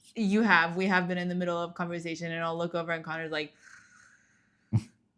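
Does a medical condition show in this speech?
No.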